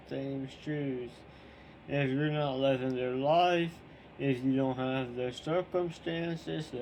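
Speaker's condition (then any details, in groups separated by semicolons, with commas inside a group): Tongue cancer surgery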